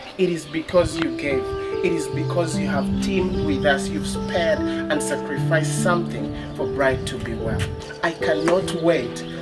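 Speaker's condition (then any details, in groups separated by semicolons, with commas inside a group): No condition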